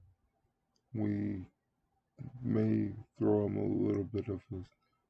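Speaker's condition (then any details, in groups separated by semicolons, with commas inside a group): Cerebral palsy; wheelchair user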